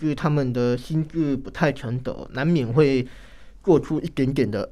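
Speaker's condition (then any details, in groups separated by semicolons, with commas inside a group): Hearing loss; moderate bilateral hearing loss, acquired in kindergarten when a bigger child bumped ear, normal before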